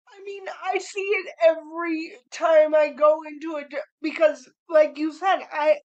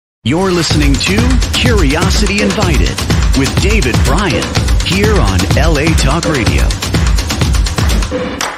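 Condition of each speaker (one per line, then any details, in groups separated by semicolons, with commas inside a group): Cerebral palsy; spastic cerebral palsy, affects fine motor skills and hands; diagnosed around 6 months; slightly slurred, spasticity affects vocal cords, tone of voice changes
No condition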